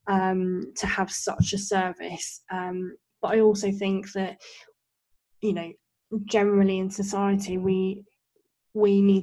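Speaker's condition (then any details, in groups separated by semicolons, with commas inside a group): Cleft lip and palate; born with cleft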